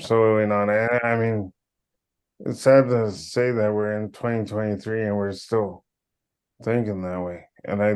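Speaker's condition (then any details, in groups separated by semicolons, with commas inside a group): Cerebral palsy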